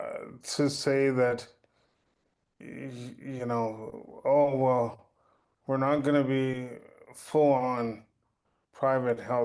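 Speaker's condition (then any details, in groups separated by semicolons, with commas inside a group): Cerebral palsy; since birth, birth complications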